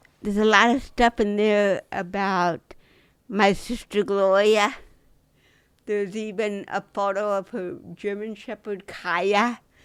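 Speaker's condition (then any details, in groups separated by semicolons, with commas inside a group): Dystonia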